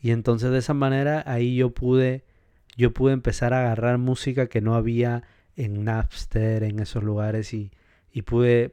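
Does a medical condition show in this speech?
No.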